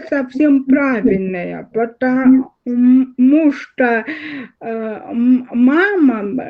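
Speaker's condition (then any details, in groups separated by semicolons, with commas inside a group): Cerebral palsy, spastic diplegia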